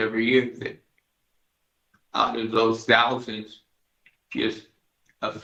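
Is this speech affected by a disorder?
Yes: Parkinson's disease.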